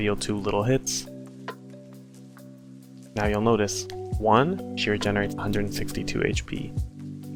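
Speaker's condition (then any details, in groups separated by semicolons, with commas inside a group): No condition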